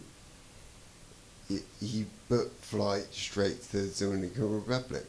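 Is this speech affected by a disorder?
Yes: traumatic brain injury; given breathing support in hospital.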